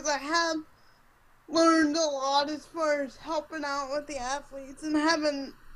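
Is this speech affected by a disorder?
Yes: cerebral palsy.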